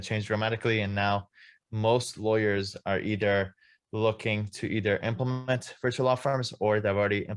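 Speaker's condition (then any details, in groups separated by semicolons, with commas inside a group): No condition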